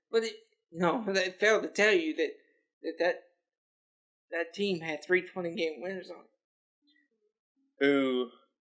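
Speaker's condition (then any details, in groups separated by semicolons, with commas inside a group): Cerebral palsy; lifelong physical disability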